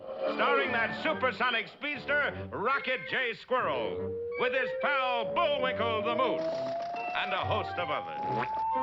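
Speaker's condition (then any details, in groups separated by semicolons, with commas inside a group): No condition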